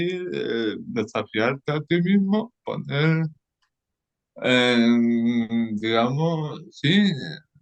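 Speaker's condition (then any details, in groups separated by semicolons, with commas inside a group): Cerebral palsy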